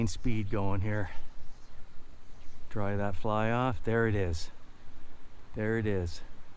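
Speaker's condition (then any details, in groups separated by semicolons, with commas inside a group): No condition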